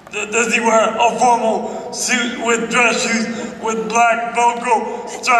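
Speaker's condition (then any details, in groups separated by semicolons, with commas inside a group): Traumatic brain injury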